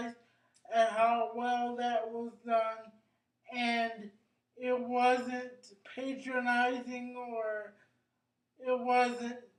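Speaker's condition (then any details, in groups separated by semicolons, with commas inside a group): Cerebral palsy; brain injury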